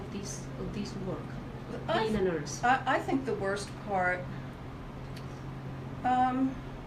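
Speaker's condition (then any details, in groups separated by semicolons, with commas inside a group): No condition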